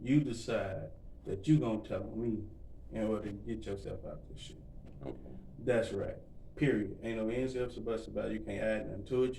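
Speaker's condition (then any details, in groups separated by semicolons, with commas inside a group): No condition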